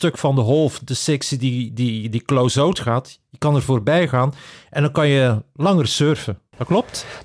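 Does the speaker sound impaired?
No.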